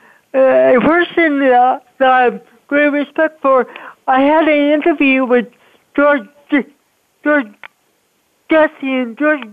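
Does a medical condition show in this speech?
Yes: cerebral palsy; congenital, impacts movement and speech, part c speech therapy.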